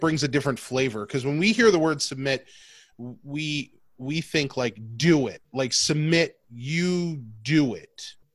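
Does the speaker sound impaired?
No.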